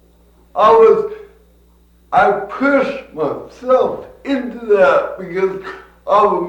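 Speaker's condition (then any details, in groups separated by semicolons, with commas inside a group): Cerebral palsy; from birth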